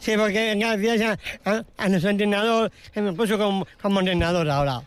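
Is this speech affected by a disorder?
Yes: Down syndrome.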